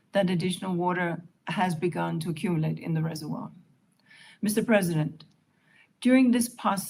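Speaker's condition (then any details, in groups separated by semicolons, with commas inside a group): No condition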